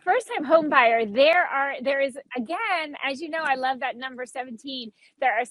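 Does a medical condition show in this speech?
No.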